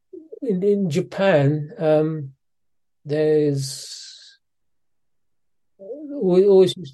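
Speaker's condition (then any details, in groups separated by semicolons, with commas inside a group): Parkinson's disease; physiotherapy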